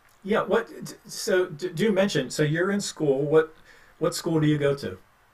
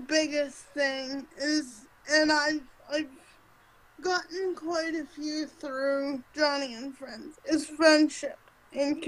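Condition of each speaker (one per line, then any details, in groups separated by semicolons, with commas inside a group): No condition
Cerebral palsy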